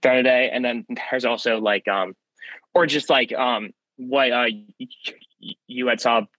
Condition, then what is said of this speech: Stuttering. On their end it doesn't sound like a stutter it just sounds like you're just having a hard time saying what you're saying